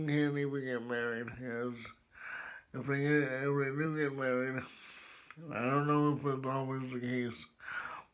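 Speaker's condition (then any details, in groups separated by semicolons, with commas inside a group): Cerebral palsy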